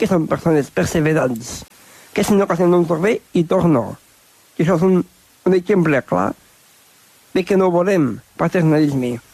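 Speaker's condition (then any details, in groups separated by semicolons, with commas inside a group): Down syndrome; different learning pace; age 30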